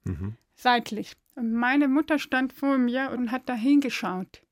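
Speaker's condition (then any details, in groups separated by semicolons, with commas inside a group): Deafness; speaks very clearly, spoken language learned via early intervention, mother, Aachen deaf kindergarten, balloons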